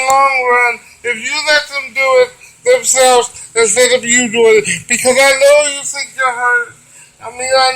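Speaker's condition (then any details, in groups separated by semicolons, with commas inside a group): Cerebral palsy; wheelchair user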